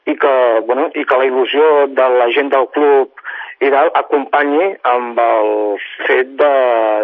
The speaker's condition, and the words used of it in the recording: No condition.